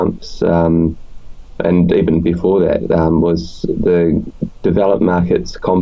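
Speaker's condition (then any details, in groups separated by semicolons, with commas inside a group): No condition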